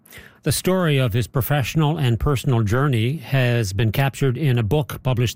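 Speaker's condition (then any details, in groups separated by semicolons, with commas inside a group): No condition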